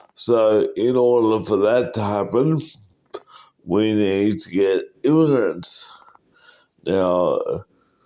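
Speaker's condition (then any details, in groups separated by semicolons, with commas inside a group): Cerebral palsy; uses wheelchair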